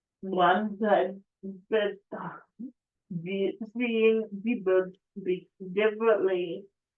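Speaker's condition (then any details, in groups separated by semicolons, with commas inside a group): Cerebral palsy; affects speech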